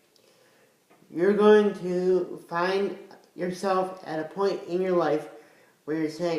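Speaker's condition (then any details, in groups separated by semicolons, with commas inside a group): Cerebral palsy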